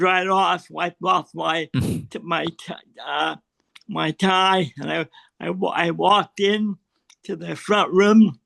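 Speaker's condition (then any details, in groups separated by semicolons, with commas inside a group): Cerebral palsy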